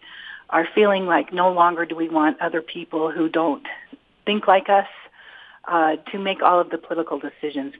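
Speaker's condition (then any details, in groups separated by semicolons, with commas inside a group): No condition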